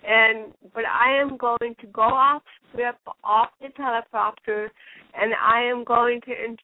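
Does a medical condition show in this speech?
Yes: cerebral palsy; lifelong, since birth, car ran onto parents' lawn when mother six months pregnant.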